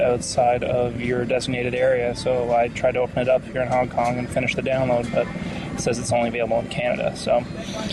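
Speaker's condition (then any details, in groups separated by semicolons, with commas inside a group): No condition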